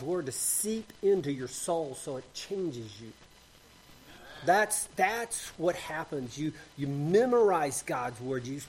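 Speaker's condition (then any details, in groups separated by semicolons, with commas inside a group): No condition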